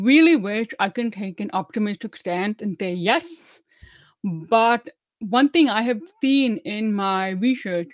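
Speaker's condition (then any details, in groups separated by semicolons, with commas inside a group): Deafness; speaks well after about ten years of speech therapy, relearned how to speak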